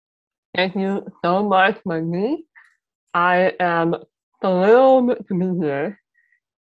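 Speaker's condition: Muscular dystrophy; mild speech impairment

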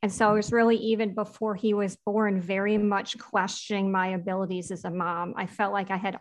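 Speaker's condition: Cleft palate; hearing retained, predicted deafness by around age two did not occur

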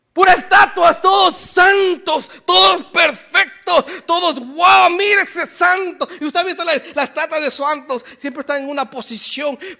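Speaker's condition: No condition

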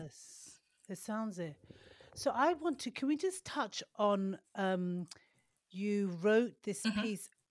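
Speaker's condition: No condition

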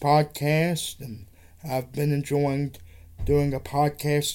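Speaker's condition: Cerebral palsy; wheelchair user

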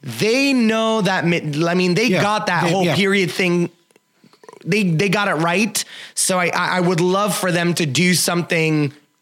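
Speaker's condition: No condition

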